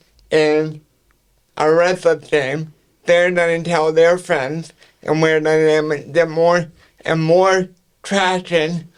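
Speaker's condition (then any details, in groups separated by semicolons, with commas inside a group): Cerebral palsy; speech affected to an extent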